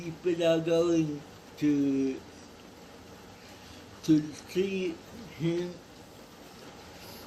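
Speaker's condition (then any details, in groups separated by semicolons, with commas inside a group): Cerebral palsy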